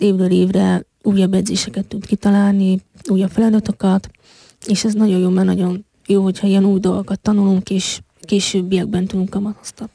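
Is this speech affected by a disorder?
Yes: hearing impairment (deaf); uses hearing device, device not allowed at deaf competitions; zero hearing without device.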